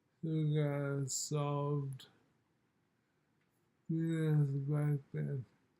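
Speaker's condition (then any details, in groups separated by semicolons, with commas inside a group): Multiple sclerosis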